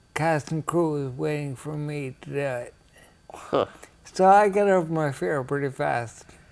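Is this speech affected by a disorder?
Yes: ataxia; rare, progressive.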